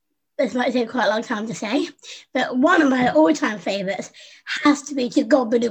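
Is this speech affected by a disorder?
Yes: Down syndrome; learned to speak by copying younger sister Susie, never stopped talking since.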